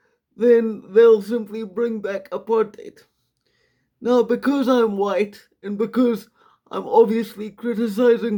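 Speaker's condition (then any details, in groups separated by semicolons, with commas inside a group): Quadriplegic cerebral palsy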